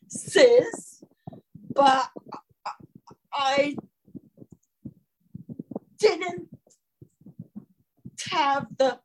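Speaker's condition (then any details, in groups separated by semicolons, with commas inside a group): Stuttering; attended a speech course; blocks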